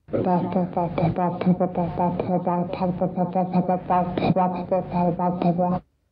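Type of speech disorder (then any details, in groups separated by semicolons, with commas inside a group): Ataxic dysarthria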